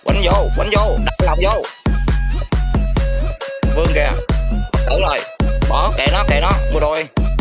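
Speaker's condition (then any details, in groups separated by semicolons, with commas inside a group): No condition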